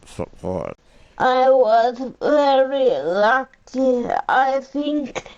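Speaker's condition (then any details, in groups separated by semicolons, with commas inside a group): Cerebral palsy; powerchair user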